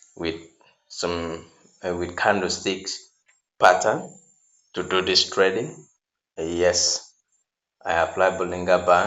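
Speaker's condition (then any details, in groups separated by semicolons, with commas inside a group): No condition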